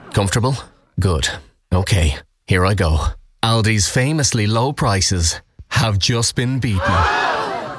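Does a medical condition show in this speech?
No.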